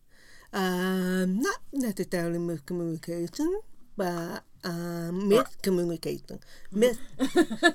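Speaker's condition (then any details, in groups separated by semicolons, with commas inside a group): Profound deafness; profound deafness left ear, total deafness right ear, diagnosed age 3, hearing aid, no cochlear implant; wears hearing aid, which helps, gets some noise, relies on lip-reading for words to make sense; learned to speak and lip-read in early oral pre-preschool program, encouraged to speak, mainstreamed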